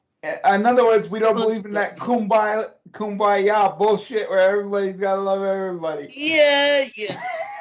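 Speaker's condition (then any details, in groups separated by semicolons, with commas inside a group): Cerebral palsy; voice goes up and down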